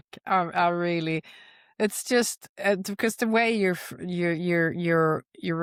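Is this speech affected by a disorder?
No.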